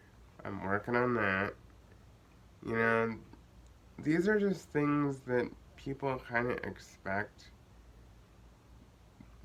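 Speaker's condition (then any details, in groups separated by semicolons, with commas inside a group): Cerebral palsy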